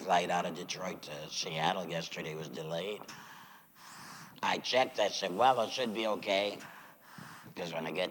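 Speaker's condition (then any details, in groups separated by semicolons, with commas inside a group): Laryngectomy; says used to serve God with voice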